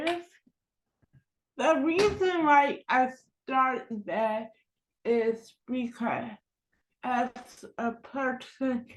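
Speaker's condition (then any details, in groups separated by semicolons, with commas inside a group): Cerebral palsy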